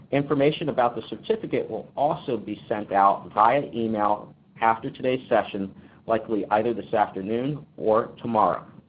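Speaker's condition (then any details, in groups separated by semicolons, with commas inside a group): No condition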